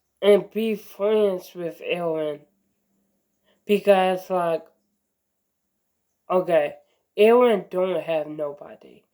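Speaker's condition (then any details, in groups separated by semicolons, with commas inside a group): Mild cerebral palsy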